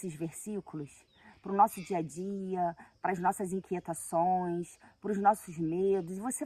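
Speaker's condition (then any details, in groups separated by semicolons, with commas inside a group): No condition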